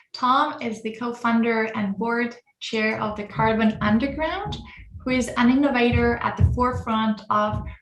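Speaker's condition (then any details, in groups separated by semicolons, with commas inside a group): No condition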